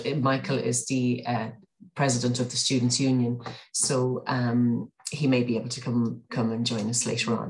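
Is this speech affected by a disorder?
No.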